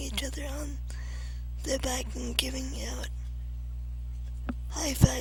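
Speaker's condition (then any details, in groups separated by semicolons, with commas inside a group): Cerebral palsy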